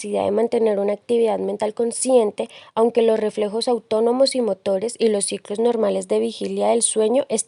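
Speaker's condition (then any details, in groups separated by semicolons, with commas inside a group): No condition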